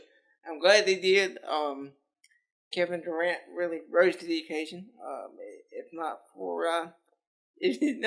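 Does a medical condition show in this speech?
Yes: cerebral palsy; lifelong physical disability.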